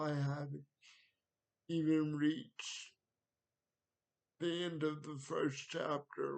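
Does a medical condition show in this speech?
Yes: cerebral palsy.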